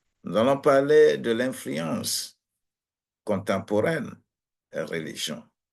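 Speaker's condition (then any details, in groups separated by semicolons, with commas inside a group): No condition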